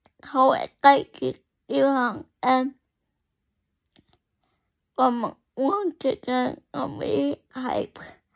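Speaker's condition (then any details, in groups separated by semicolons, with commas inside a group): Cerebral palsy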